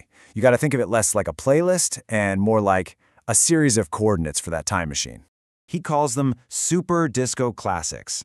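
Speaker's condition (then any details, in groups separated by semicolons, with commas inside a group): No condition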